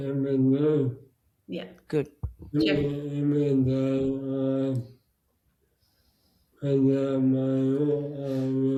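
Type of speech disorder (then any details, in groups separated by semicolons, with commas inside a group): Bulbar dysarthria; bulbar motor neurone disease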